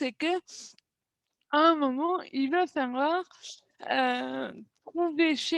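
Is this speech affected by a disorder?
Yes: cerebral palsy.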